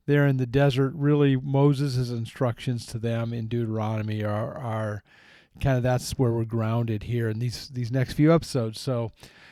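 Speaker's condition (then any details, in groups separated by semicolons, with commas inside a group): No condition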